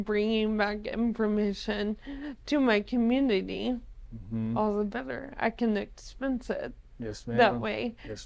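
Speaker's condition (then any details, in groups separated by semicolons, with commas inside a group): ALS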